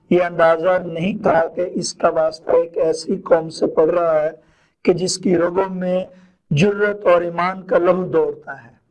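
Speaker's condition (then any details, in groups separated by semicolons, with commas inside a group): No condition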